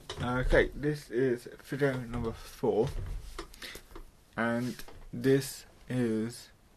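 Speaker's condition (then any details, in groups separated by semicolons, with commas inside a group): Cerebral palsy, mild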